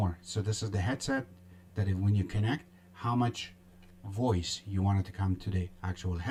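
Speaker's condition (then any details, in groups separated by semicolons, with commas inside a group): No condition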